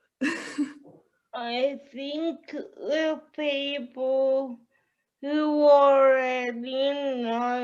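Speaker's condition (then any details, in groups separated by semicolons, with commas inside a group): Cerebral palsy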